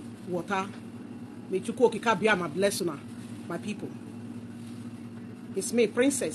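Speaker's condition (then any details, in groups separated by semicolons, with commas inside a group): No condition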